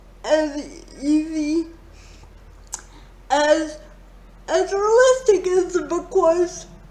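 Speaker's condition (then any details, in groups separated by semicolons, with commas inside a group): Quadriplegic cerebral palsy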